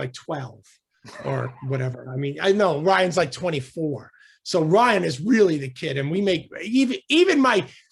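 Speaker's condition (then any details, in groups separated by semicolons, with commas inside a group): No condition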